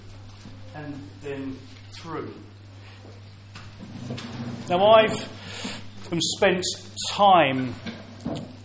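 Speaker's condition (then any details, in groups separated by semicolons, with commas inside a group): Stammer; audible stammer; prolonged sounds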